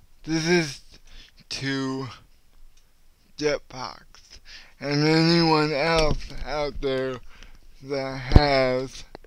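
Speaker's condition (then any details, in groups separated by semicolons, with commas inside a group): Cerebral palsy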